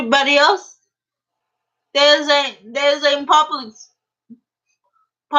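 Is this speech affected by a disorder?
Yes: cerebral palsy; uses a wheelchair.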